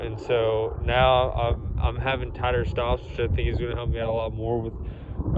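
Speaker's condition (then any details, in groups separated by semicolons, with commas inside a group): No condition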